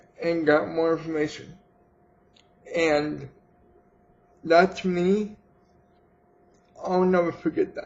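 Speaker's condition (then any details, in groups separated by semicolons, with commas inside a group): Cerebral palsy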